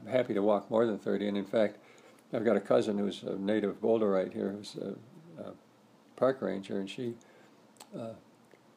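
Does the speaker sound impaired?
Yes: Parkinson's disease; earlier breathing trouble during sleep, reduced gait, stooped posture, stiff right arm, lost force and speed; about 10-11 years since diagnosis, age 79, walks almost daily, regular yoga practice, good posture.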